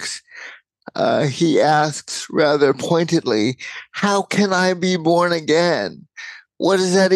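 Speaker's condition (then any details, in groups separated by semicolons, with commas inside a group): Cerebral palsy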